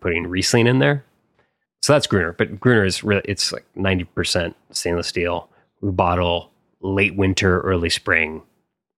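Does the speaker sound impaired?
No.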